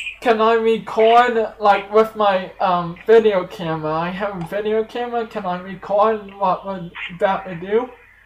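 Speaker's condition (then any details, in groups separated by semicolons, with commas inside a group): Cerebral palsy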